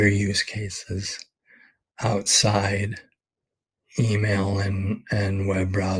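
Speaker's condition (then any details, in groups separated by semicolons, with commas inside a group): ALS; expects to lose voice very soon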